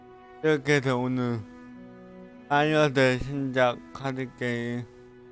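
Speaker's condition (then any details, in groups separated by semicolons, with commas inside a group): Brain lesion disability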